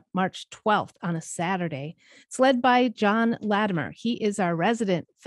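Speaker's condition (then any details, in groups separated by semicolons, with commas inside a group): No condition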